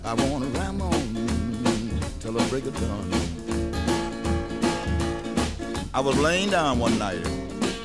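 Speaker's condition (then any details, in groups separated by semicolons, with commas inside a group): No condition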